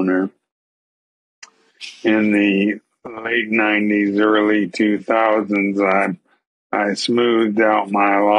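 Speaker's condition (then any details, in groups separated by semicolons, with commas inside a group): ALS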